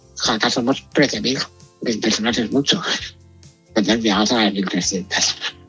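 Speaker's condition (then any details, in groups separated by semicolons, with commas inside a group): Duchenne muscular dystrophy; childhood falls, diagnosed at 6 by biopsy, hospital San Juan de Dios, adolescent scoliosis surgery, poor gait; age 43, fully dependent for daily care, needs breathing assistance, muscles too atrophied to breathe unaided; Aragonese accent noted by host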